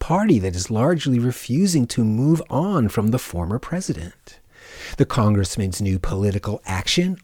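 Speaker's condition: No condition

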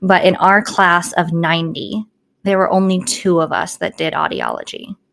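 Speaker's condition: Cleft palate

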